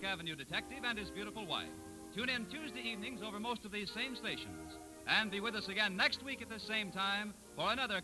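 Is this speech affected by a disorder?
No.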